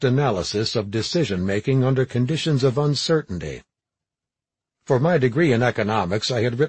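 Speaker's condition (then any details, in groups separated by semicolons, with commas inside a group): No condition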